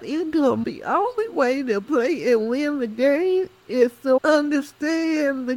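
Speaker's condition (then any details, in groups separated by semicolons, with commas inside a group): Cerebral palsy; speech affected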